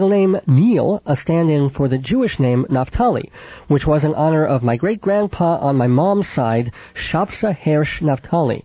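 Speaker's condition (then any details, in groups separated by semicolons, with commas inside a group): Cleft palate with lisp, cleft lip and palate, mild; infant operations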